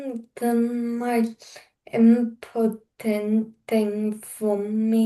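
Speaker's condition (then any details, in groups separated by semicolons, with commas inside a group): Cerebral palsy; wheelchair for long distances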